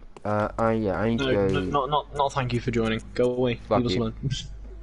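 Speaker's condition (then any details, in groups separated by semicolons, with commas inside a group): No condition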